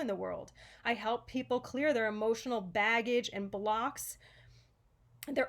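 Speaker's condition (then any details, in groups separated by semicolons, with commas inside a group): No condition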